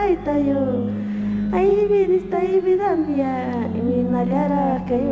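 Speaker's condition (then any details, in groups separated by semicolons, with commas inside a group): No condition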